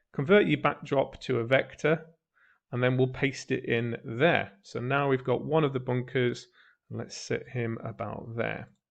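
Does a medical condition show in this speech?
No.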